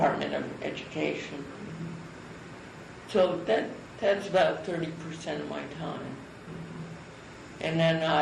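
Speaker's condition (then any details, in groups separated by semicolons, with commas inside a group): Cerebral palsy; from birth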